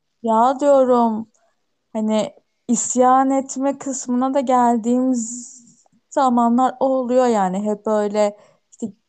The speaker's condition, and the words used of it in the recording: Stuttering. Hani hem fiziksel anlamda çok fazla zorluyor, yoruyor.